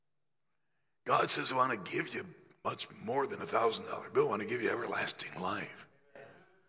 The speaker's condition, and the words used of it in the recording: Throat cancer. I started out preaching in a whisper, and God's given it a little more strength.